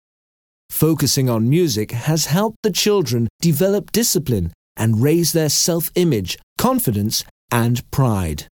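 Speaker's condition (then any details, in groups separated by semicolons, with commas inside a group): No condition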